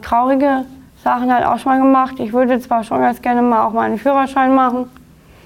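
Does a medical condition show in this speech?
Yes: Down syndrome.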